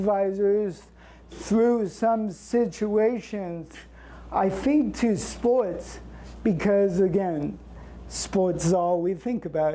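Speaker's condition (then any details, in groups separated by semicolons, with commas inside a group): Cerebral palsy; since birth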